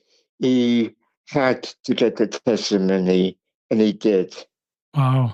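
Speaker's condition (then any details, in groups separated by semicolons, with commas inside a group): Cerebral palsy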